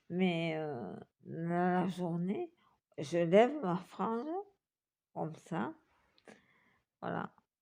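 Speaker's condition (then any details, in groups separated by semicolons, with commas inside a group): Multiple sclerosis; back pain cuts off breathing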